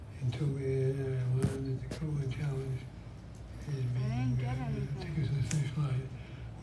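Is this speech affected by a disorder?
Yes: Parkinson's disease; recently diagnosed, late onset.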